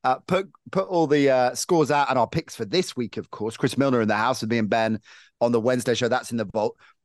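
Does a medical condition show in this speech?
No.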